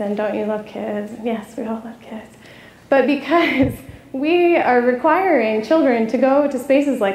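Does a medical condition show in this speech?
No.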